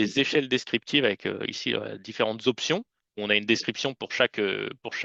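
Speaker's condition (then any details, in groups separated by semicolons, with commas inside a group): No condition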